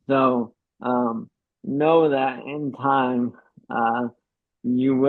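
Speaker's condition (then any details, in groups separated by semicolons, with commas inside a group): ALS; uses pre-recorded voice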